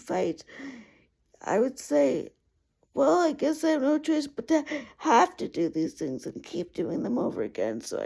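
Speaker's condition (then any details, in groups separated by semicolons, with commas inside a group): Cerebral palsy; poor balance from birth, walking difficult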